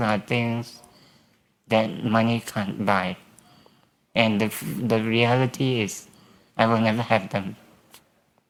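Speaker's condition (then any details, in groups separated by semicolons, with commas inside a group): Spinal muscular atrophy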